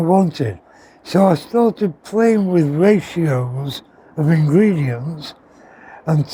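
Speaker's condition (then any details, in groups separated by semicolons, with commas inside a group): Partial glossectomy for tongue cancer; left tongue removed, reconstructed, 17.5-hour surgery, 6 weeks radiation; about 13 years after surgery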